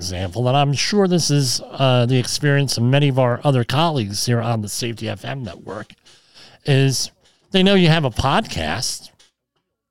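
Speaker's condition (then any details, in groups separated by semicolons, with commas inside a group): Cleft lip and palate; present since childhood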